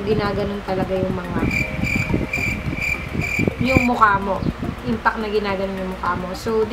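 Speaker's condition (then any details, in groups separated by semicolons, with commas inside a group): No condition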